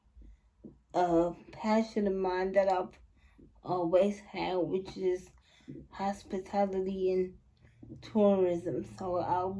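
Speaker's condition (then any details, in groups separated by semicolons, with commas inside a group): Cerebral palsy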